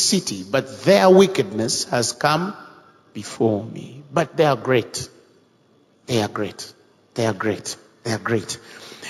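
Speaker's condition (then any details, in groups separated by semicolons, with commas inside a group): No condition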